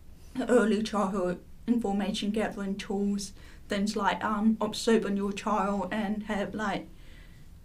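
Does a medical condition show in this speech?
Yes: profound deafness.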